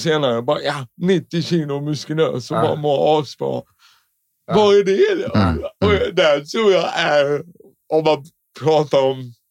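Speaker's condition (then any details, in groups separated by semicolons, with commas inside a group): Cerebral palsy; tongue fully stiff in childhood, shorter tight muscles, crooked hip, left leg turns inward; childhood speech therapy to train speech, tense tongue, all s-sounds through nose as child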